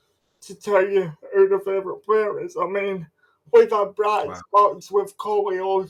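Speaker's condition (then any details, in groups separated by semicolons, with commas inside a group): Cerebral palsy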